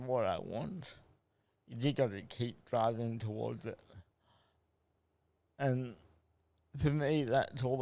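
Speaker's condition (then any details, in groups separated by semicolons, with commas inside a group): Cerebral palsy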